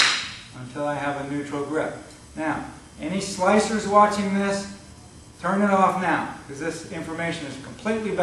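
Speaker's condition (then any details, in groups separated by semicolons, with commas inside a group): No condition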